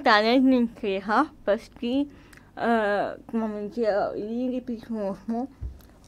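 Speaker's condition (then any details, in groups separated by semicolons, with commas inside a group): Cerebral palsy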